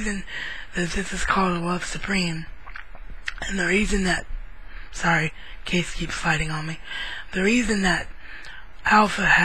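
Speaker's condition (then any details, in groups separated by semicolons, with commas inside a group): Cerebral palsy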